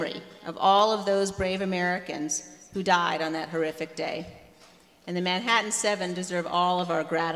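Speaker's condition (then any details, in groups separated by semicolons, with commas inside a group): No condition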